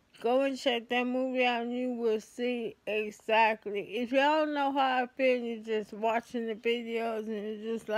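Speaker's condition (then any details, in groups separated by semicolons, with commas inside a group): ALS; affects hands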